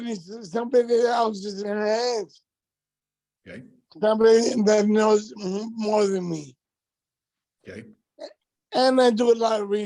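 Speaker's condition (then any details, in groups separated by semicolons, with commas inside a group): Multiple system atrophy; speech affected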